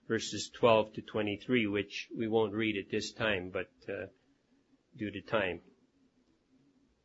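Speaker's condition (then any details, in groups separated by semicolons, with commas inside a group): No condition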